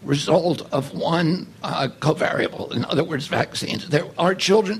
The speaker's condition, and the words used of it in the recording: Spasmodic dysphonia. And believe it or not, because as bad as my voice is now, it was a lot worse before.